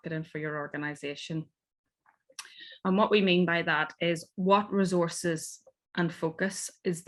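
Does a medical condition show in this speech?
No.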